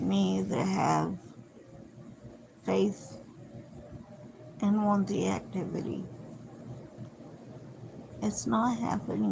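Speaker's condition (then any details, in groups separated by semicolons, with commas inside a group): Cerebral palsy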